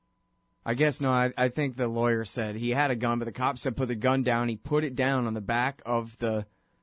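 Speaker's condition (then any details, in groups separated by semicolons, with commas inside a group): No condition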